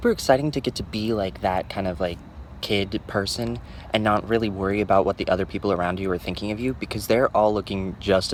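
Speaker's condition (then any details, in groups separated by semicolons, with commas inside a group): No condition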